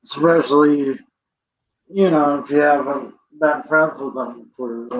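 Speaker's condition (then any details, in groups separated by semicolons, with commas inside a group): Cerebral palsy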